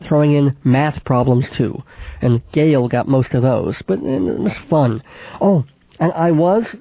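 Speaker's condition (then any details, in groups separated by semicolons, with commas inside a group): Cleft palate with lisp, cleft lip and palate, mild; braces 10 years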